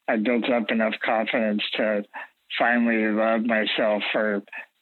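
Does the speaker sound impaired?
Yes: spinal muscular atrophy type 2.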